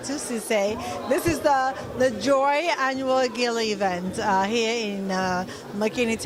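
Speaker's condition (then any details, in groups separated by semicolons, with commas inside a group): No condition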